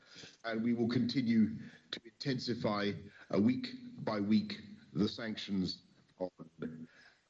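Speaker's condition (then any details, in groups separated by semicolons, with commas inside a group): No condition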